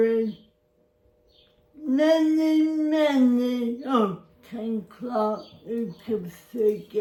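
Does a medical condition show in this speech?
Yes: cerebral palsy; spastic.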